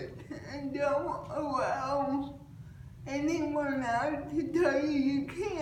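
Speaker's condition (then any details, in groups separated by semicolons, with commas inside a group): Cerebral palsy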